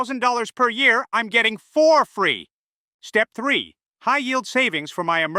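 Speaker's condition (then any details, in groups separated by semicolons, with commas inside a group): No condition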